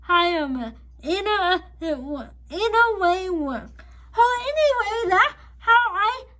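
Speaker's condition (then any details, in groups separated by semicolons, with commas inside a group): Cerebral palsy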